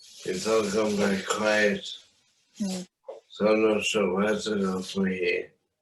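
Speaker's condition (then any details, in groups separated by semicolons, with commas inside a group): Traumatic brain injury; limb injuries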